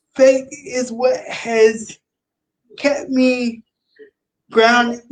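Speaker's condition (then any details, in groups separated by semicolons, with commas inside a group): Cerebral palsy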